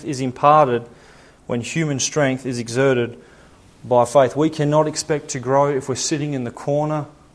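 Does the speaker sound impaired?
No.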